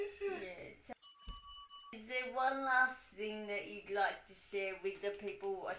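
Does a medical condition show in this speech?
Yes: cerebral palsy, dystonic.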